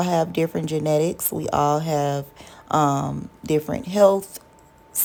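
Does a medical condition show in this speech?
No.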